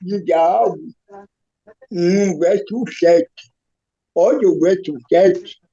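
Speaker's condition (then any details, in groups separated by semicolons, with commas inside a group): Cerebral palsy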